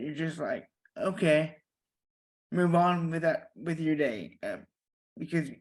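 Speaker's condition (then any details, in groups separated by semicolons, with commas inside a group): Cerebral palsy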